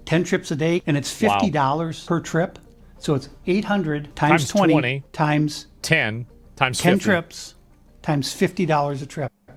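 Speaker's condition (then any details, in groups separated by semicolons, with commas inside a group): No condition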